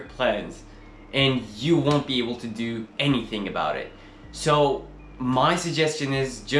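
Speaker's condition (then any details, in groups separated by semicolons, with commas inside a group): No condition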